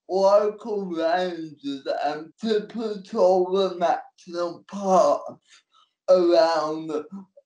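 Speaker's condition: Cerebral palsy; NDIS support worker for transport

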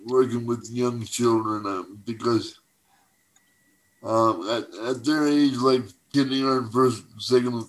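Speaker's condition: Cerebral palsy; uses wheelchair for mobility

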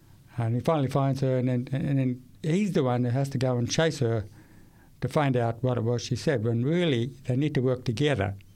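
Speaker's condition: Profound deafness, acquired at age 8; speaks orally, language acquired before hearing loss

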